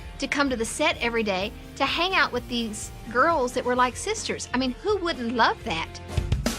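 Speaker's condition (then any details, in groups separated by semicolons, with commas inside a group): No condition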